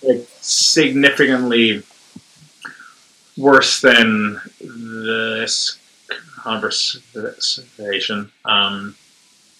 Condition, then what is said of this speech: Stuttering. Well, I get really tense throat, and my jaw's all tense, and my abdomen is tense.